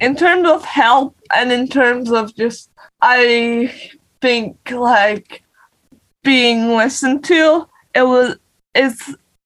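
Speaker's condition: Cerebral palsy; non-progressive

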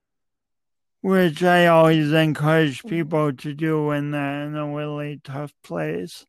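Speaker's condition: Cerebral palsy; speech impediment evident tonight

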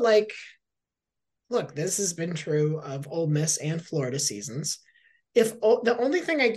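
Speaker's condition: No condition

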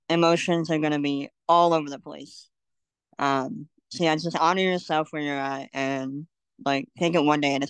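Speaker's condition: Cleft lip and palate; congenital

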